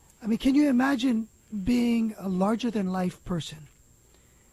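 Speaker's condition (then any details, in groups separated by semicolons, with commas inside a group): No condition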